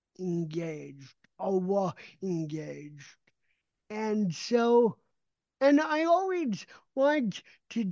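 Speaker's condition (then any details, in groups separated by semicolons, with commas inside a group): Cerebral palsy; gait severely affected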